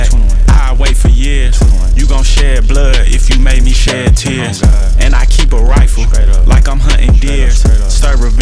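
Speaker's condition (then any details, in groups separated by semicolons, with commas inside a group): No condition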